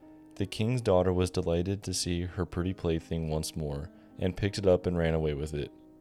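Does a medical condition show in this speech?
No.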